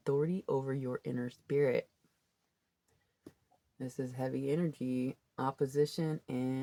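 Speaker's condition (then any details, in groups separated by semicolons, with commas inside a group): No condition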